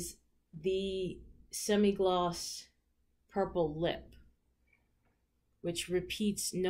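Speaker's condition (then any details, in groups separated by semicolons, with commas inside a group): No condition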